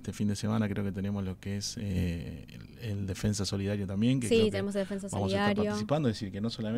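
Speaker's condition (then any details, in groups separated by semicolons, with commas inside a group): No condition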